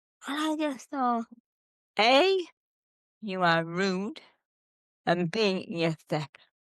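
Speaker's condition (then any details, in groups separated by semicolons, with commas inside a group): Cerebral palsy; present since birth, legs affected, childhood leg operations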